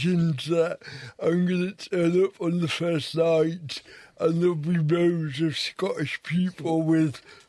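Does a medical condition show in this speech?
Yes: cerebral palsy; wheelchair user.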